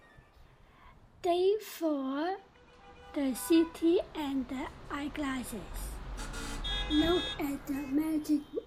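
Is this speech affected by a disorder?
Yes: Down syndrome; developmental disability.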